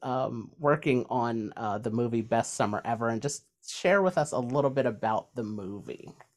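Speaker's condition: No condition

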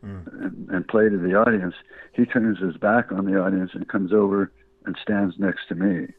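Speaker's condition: Parkinson's disease

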